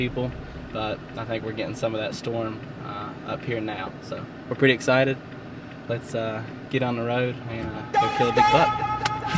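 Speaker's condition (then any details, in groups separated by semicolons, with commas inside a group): No condition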